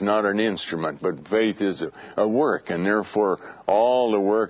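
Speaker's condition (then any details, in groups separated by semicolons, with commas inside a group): No condition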